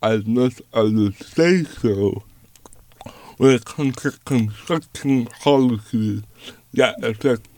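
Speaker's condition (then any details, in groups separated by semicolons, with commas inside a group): Cerebral palsy; speech difficult, cerebral palsy and dystonia affect speech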